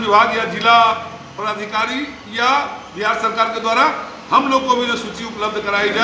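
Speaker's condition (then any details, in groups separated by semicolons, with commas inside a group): No condition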